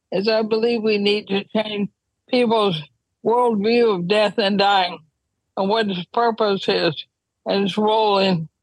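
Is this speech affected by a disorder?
Yes: ALS; wheelchair use when traveling.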